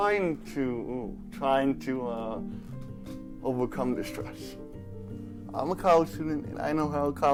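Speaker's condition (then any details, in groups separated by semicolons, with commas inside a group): Cerebral palsy; from birth, motor impairment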